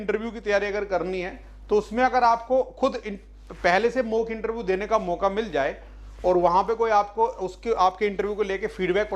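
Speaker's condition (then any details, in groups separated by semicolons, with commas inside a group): No condition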